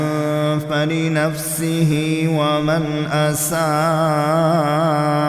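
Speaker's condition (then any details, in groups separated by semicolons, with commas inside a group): No condition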